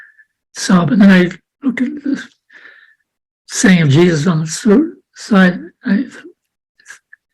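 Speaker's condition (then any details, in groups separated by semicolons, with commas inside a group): Parkinson's disease; unsteady walking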